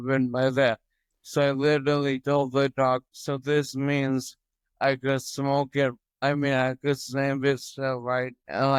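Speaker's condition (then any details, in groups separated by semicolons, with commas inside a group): Toxic leukoencephalopathy, locked-in syndrome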